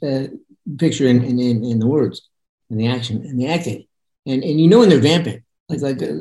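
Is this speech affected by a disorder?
Yes: Parkinson's; voice sometimes monotone.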